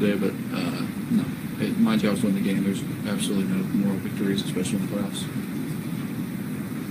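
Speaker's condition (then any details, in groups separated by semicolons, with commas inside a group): No condition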